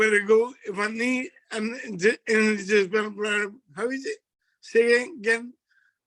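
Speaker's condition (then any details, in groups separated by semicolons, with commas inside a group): Multiple system atrophy; speech affected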